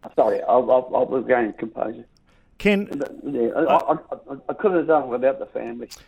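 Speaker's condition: Stutter; stutter since childhood, mimicked at Goodwood Tech, doctor called it serious, school exemption at 12; still stutters; self-described emotional, mumbling, stuttering speaker, frequent whole-word repetitions; repeated sounds, repeated words

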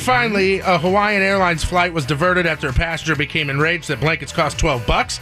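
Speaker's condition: No condition

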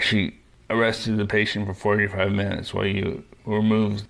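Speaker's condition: Young-onset Parkinson's disease; diagnosed at 38, hereditary gene form, right hand weak, freezing, 5 years medication, then deep brain stimulator; daily exercise on Peloton bike, rock climbing

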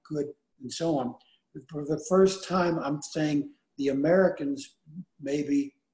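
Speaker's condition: Aphasia after stroke; can no longer speak Bulgarian, previously spoken fluently

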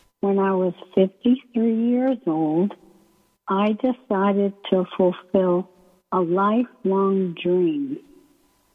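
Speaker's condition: ALS; limb onset in right foot, symptoms about a year before diagnosis, year of testing, uses Beasy board transfer board; progressed, muscles too weak for standard transfer board, breathing muscles affected; hard to breathe and speak, voice may sound weak or hard to understand, paces speech with breathing

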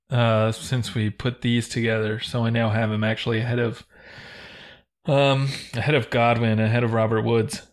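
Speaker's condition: No condition

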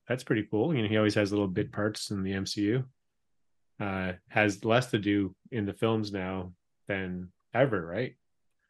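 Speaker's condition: No condition

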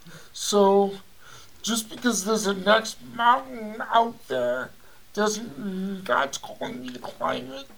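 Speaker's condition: Cerebral palsy; voice audibly affected

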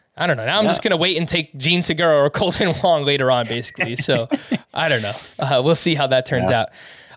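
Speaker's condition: No condition

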